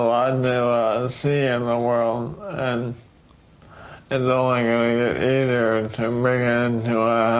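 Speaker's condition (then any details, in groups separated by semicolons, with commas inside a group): ALS; increasingly slurred, harder to understand, harder to chew and swallow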